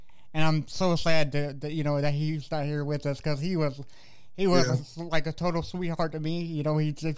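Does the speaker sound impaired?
Yes: cerebral palsy; walks with walker.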